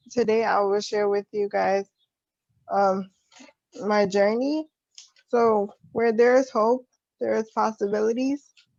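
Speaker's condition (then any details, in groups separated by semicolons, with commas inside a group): Cerebral palsy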